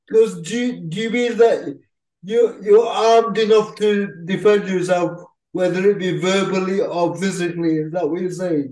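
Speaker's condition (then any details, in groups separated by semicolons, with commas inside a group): Cerebral palsy; uses a wheelchair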